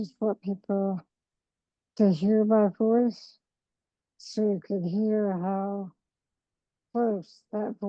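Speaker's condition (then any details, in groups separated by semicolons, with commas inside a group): ALS, speech-generating device; about eight years since onset; voice still close to earlier voice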